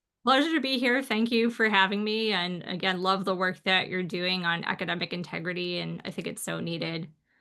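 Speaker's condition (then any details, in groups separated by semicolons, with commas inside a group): No condition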